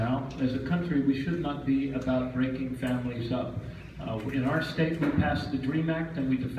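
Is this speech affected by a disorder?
No.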